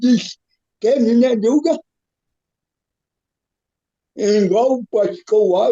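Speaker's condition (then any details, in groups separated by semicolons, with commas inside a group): Cerebral palsy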